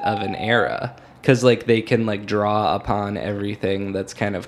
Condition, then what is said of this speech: None; typical speech.